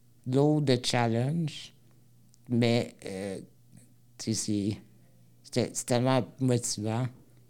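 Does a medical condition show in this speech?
Yes: spinal muscular atrophy type 2; muscles do not develop, movement limited to right hand fingers, wheelchair user; works with ventilator, more energy with it.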